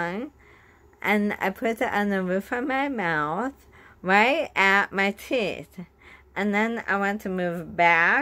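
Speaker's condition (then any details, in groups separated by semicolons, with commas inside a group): Bulbar ALS, bulbar onset; daily tongue, lip and face exercises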